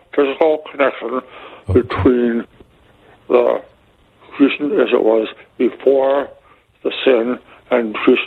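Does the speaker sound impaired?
Yes: drug-induced speech impediment; speech impediment caused by medication, Abilify; tries hard to be understood.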